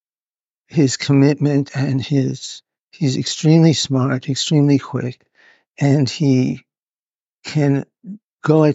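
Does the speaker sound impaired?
Yes: Parkinson's; must move about during interview, reports not feeling very well.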